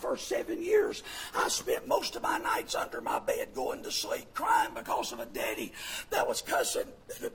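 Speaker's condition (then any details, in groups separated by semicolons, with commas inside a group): Vocal fold paralysis; move or vibrate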